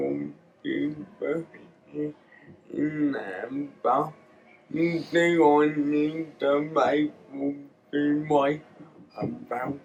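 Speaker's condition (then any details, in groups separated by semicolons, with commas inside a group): Cerebral palsy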